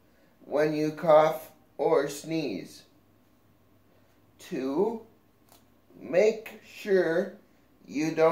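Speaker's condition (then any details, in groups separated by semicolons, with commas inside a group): Cerebral palsy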